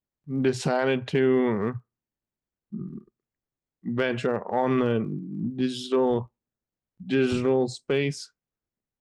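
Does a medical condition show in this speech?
Yes: Friedreich's ataxia; 14 years since diagnosis.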